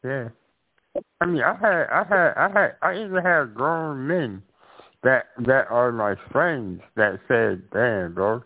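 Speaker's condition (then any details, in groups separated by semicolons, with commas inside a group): Muscular dystrophy with tracheostomy; born with muscular dystrophy, wheelchair user since age 12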